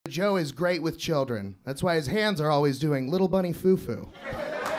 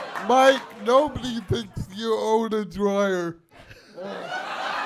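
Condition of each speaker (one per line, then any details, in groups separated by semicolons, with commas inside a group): No condition
Cerebral palsy; affects walking and hands, hands constantly moving; slow voice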